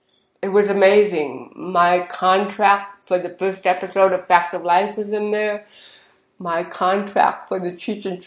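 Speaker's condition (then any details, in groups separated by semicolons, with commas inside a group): Cerebral palsy; speech therapy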